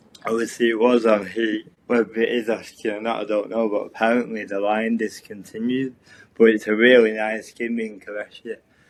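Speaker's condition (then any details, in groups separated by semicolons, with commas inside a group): Cerebral palsy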